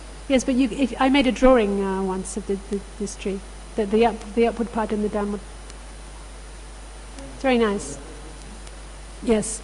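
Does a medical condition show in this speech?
No.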